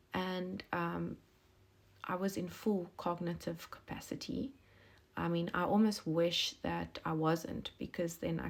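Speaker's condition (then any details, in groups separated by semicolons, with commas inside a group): No condition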